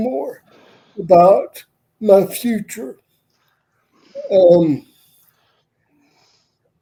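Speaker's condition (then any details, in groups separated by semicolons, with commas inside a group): Cerebral palsy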